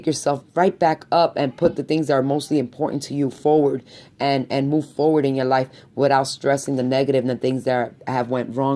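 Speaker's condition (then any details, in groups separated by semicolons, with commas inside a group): No condition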